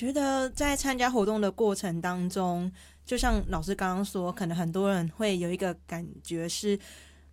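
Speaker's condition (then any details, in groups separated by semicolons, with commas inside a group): Hearing impairment; hearing impairment since at least junior high, only hearing-impaired student in junior high class; clear articulation per host, self-reports sometimes slightly unclear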